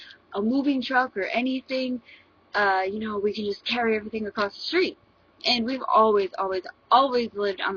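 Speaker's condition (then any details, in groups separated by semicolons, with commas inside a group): No condition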